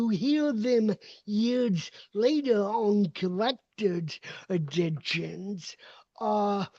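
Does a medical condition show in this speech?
Yes: cerebral palsy; uses walker and wheelchair.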